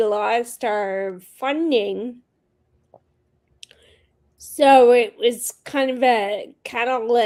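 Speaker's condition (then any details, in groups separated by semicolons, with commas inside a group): Friedreich's ataxia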